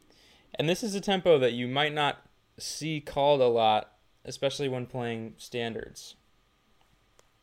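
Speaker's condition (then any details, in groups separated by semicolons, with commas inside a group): No condition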